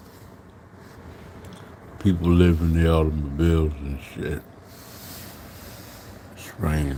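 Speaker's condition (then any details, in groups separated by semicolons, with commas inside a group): Slurred speech; still slurs words occasionally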